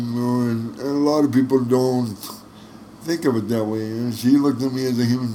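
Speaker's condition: Cerebral palsy; uses wheelchair for mobility

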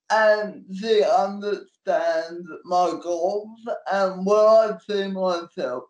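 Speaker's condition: Cerebral palsy; support worker takes notes and types for him

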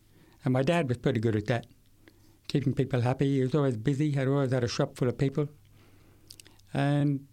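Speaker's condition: Severe to profound hearing loss, acquired, from meningitis at age 8

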